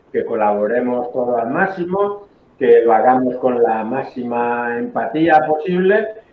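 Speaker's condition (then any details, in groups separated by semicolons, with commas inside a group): No condition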